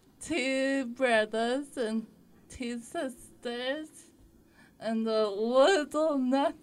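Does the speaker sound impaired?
Yes: cerebral palsy; walks without mobility aids at own slow pace, avoids injury, hikes; others have said talks funny, had speech therapy in past.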